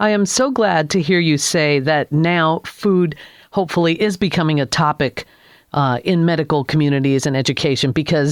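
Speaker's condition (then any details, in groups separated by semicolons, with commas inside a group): No condition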